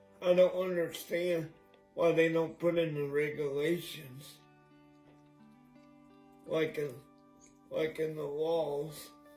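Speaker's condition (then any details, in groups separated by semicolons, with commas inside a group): Cerebral palsy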